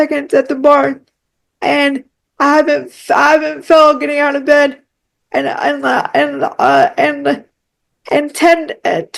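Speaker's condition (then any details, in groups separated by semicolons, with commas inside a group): Cerebral palsy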